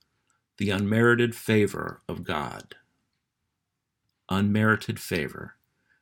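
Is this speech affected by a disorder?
No.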